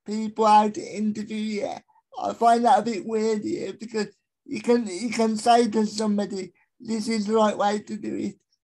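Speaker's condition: Spastic quadriplegic cerebral palsy

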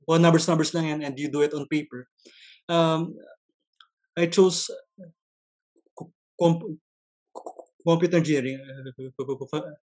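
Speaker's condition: Stuttering; stutter since early childhood, noticed on entering grade school; ongoing stutter, actively coping through Toastmasters public speaking club and speech contests; broken, choppy non-fluent speech, dreads answering strangers like jeepney drivers, public communication affected; repeated sounds, repeated words, blocks

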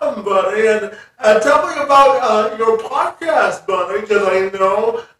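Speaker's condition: Spastic quadriplegia cerebral palsy; from birth, low oxygen to legs, cannot walk normally, told at 9 likely never walking unaided

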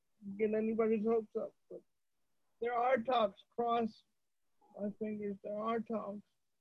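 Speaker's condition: Cerebral palsy; wheelchair user

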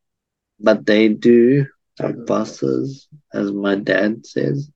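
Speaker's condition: Cerebral palsy

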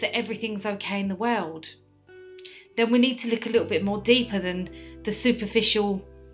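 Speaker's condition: No condition

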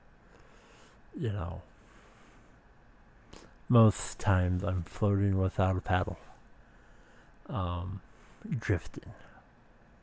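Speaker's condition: Speech impediment

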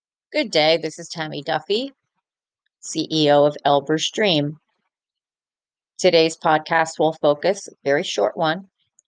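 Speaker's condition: No condition

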